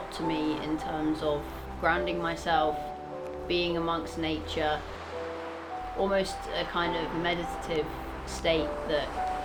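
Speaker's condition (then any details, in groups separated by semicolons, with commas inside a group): No condition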